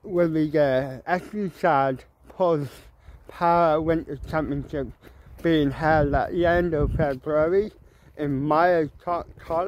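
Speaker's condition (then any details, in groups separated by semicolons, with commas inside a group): Cerebral palsy; mild, ataxic type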